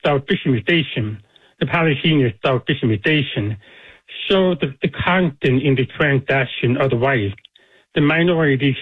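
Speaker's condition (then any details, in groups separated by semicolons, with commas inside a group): Deafness; speaks with deaf accent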